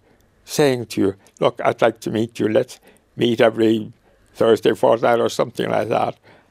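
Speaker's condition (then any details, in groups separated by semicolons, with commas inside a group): Motor neuron disease; wheelchair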